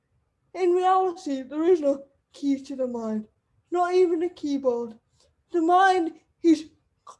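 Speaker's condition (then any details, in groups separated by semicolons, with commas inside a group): Cerebral palsy; wheelchair user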